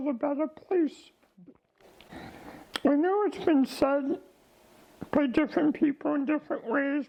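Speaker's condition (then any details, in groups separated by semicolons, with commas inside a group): ALS; diagnosed about 15 months ago, declining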